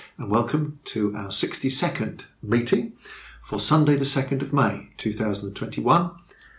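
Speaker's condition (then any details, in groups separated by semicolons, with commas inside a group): No condition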